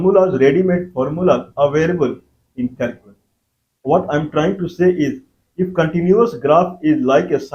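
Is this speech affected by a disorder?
No.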